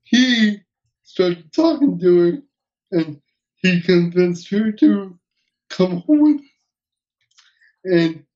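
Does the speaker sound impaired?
Yes: cerebral palsy; uses wheelchair.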